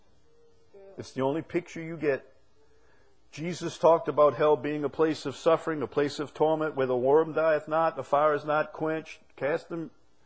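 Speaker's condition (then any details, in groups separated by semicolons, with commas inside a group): No condition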